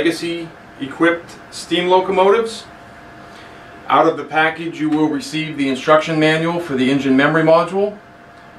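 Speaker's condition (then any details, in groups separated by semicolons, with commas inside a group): No condition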